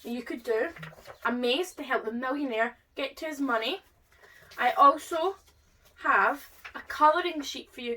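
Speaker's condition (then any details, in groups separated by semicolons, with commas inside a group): No condition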